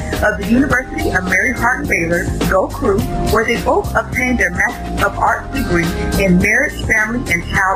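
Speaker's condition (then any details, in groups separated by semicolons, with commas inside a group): No condition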